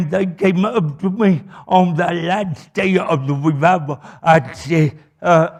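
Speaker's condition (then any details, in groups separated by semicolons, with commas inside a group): Cerebral palsy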